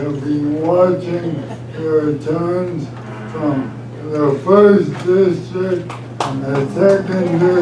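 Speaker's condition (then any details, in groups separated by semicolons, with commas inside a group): ALS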